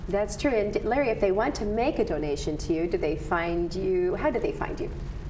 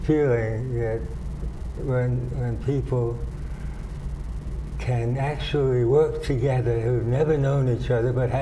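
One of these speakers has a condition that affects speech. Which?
The second: Parkinson's disease; about 12 years since onset.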